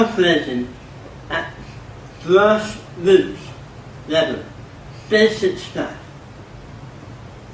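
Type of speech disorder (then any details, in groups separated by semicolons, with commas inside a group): Dysarthria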